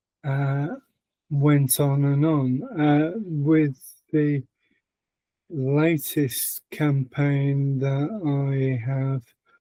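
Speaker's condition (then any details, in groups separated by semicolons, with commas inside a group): Parkinson's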